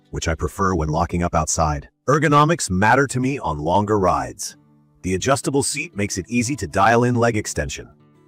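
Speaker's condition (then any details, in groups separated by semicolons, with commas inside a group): No condition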